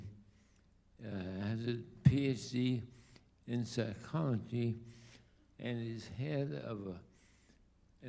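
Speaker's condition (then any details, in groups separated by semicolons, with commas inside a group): ALS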